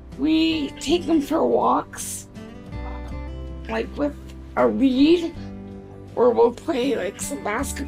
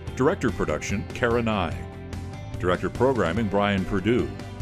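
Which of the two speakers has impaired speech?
The first: cerebral palsy; diagnosed at 11 months.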